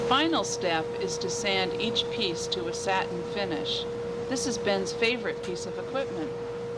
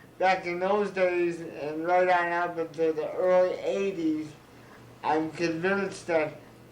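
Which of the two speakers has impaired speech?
The second: cerebral palsy; diagnosed in childhood; speech therapy two years before kindergarten.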